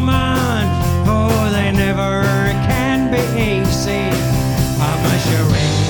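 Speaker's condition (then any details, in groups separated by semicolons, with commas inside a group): No condition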